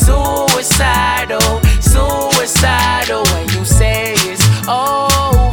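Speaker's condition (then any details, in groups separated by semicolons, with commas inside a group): No condition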